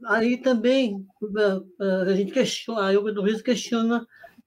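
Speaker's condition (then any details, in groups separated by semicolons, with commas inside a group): Parkinson's disease; laughter yoga (Yoga do Riso) loosened facial rigidity and body, freer facial expression and movement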